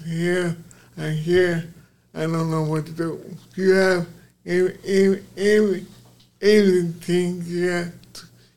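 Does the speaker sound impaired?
Yes: aphasia; speech strengthened through recovery, now speaking on podcast.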